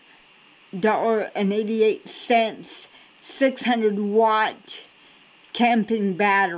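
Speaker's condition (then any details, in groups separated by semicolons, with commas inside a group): Cerebral palsy; cannot walk, crawls to get around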